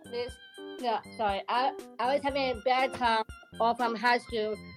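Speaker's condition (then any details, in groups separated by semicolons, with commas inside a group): Down syndrome; present from birth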